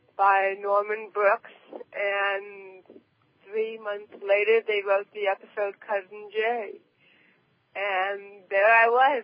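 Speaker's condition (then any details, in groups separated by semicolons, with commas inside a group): Cerebral palsy; handwriting physically hard and slow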